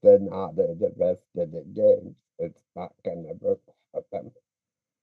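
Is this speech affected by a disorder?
Yes: speech impediment; pretty good speaker when comfortable, drama club and debate team experience.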